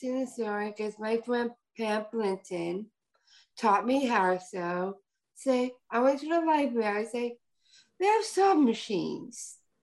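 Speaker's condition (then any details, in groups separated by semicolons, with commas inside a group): Down syndrome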